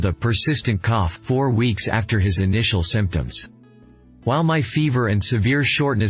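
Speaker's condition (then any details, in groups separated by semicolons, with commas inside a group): No condition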